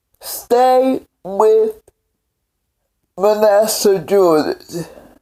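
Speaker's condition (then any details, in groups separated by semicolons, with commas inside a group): Cerebral palsy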